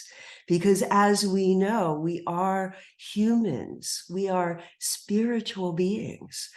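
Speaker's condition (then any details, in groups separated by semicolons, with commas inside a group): No condition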